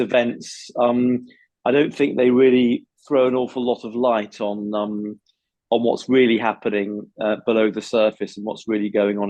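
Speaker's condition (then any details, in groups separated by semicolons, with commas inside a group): No condition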